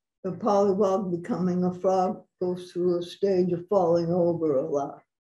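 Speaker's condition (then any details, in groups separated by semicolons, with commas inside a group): Parkinson's; about six years since onset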